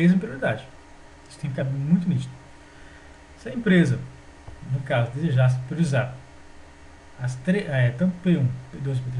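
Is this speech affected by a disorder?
No.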